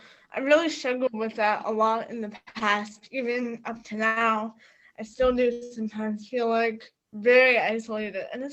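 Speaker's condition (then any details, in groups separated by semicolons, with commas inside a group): Cerebral palsy, quadriplegic; trouble articulating words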